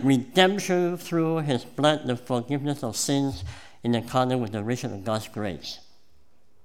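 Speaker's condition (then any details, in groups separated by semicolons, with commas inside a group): Cleft palate; congenital cleft palate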